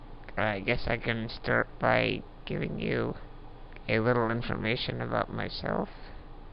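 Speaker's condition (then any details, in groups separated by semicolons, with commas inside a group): Duchenne muscular dystrophy; progressive muscle wasting, diminished lung function, sleep apnea, emergency tracheotomy after mucus plug, little arm use; age 30, trach and ventilator mainly for sleep, breathing effortful, home pulse oximeter; voice audibly worsening late in recording, uses Dragon naturally speaking voice recognition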